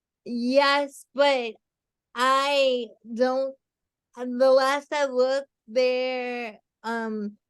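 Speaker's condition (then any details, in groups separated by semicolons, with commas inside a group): Cerebral palsy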